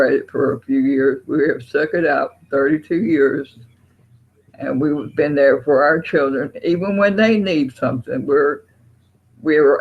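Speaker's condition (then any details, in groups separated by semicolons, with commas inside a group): Parkinson's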